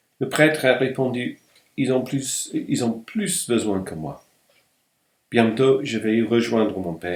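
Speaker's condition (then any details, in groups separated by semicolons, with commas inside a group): No condition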